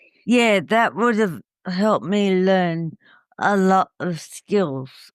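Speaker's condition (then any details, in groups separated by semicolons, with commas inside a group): Cerebral palsy; caused by breathing stoppage after birth, uses wheelchair; coma after failed hip operation, long rehabilitation; tracheostomy, no voice one year, voice regained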